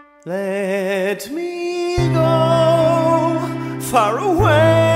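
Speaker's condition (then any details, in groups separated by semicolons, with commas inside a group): No condition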